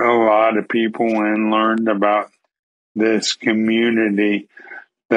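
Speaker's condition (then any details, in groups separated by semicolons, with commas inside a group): ALS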